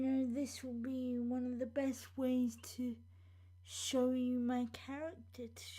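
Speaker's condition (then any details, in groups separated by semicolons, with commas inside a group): Cerebral palsy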